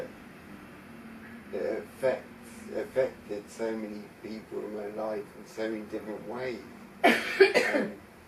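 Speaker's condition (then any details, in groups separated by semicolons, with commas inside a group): Traumatic brain injury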